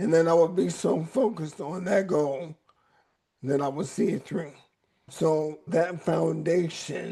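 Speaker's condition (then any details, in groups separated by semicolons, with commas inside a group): ALS; voice raspy at times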